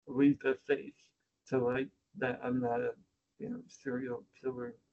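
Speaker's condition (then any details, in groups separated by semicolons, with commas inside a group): Spinal muscular atrophy, type 2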